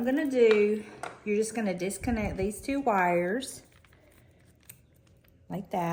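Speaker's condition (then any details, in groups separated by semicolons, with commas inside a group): No condition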